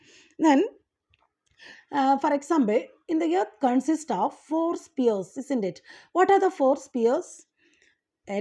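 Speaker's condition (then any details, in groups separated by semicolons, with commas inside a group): No condition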